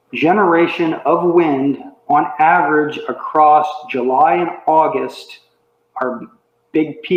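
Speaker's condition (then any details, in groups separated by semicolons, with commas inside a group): No condition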